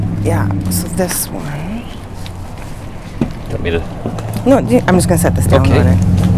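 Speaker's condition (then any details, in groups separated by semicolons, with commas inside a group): No condition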